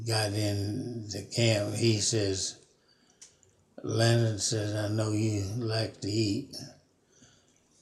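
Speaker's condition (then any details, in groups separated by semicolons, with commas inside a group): Parkinson's disease; fallen 19 times in yard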